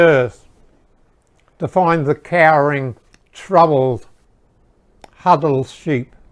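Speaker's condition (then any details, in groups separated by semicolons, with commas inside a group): No condition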